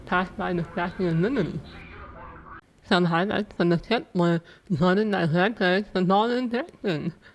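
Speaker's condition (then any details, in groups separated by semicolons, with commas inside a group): Muscular dystrophy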